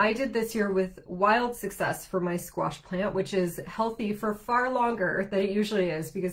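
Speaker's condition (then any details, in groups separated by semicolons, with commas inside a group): No condition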